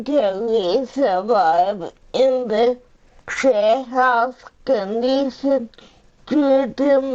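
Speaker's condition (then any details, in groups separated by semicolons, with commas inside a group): Cerebral palsy; powerchair user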